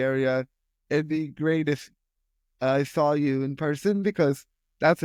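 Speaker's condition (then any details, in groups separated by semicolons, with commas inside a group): Spastic quadriplegic cerebral palsy; very tight limbs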